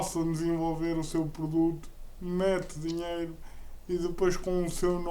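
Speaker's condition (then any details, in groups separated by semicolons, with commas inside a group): Cerebral palsy; uses a wheelchair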